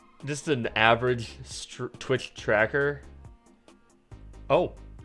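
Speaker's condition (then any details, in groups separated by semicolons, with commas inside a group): No condition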